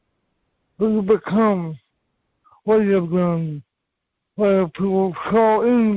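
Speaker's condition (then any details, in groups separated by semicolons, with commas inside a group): Cerebral palsy; from birth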